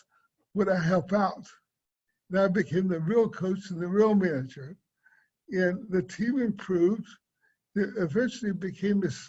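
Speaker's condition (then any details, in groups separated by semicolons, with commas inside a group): Cerebral palsy; swallowing and speech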